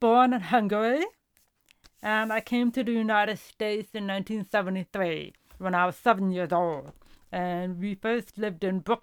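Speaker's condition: Profound deafness; hears vowels but not consonants

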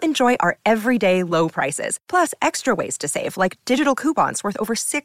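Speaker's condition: No condition

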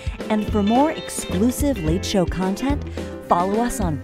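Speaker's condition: No condition

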